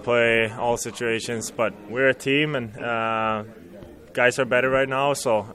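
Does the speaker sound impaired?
No.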